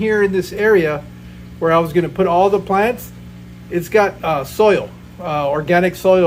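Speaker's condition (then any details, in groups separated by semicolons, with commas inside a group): No condition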